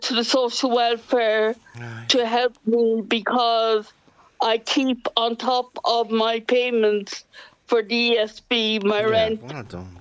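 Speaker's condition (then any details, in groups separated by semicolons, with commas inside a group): Cerebral palsy; cerebral palsy from birth, quadriplegia, legs fixed by surgery so don't bend, dependent on two carers and hoist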